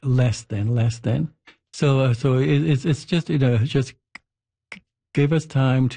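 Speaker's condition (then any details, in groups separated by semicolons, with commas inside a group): Stuttering; no cure, stuttering masked for decades; blocks and repetitions, anxiety triggers blocks with dead silence, phone calls hard in past; repeated sounds, repeated words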